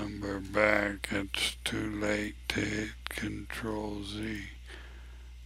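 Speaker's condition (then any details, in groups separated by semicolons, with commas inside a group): ALS; abnormally slow voice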